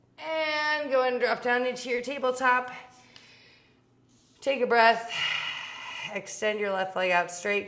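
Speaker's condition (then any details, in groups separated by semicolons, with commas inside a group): No condition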